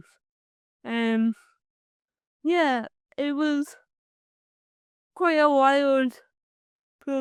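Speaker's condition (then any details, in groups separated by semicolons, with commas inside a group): Cerebral palsy; from birth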